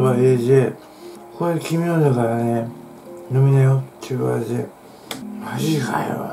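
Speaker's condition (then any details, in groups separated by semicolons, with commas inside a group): Tongue cancer, partial glossectomy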